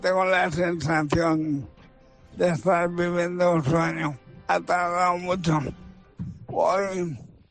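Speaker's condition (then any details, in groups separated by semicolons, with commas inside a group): ALS; diagnosed several years earlier; heard in archived clip from about one year earlier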